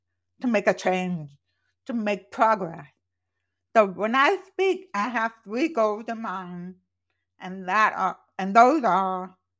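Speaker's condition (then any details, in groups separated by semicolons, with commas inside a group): Profoundly deaf, congenital; accent from deafness, not British, described as accent from nowhere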